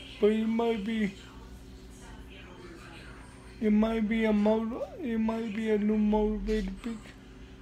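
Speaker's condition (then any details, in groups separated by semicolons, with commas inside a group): Cerebral palsy; speech hard to understand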